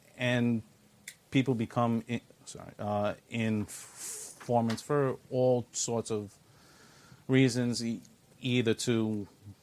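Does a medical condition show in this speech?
Yes: stutter; childhood onset stutter and speech impediment, mentored by stuttering police Officer Officer John; a 20-minute conversation took an hour; here prolonged sounds, blocks.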